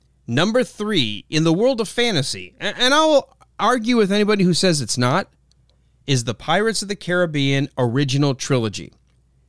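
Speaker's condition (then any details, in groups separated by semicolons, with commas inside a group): No condition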